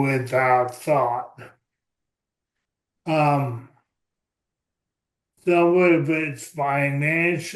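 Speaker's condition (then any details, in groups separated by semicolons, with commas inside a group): ALS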